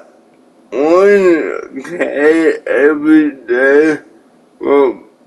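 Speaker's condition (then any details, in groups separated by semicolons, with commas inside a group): Cerebral palsy; atypical speech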